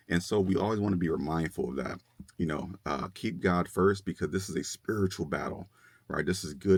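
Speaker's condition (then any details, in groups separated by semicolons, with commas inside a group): No condition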